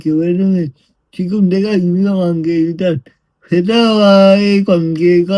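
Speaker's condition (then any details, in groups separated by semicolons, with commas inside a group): Brain lesion disability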